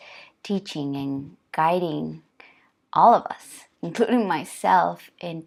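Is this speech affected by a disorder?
No.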